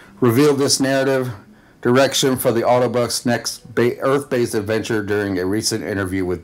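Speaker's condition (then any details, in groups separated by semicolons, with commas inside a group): No condition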